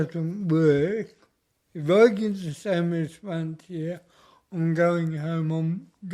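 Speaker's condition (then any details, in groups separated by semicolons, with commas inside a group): Cerebral palsy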